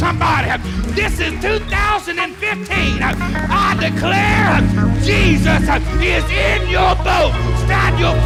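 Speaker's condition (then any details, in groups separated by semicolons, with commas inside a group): No condition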